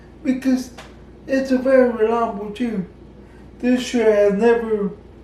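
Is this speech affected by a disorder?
Yes: cerebral palsy.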